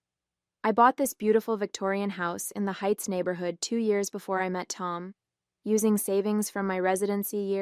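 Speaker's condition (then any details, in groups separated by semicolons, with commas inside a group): No condition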